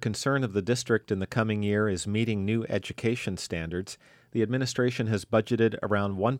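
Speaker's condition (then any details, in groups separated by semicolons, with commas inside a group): No condition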